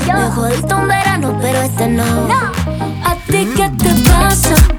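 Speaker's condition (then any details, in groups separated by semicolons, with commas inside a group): No condition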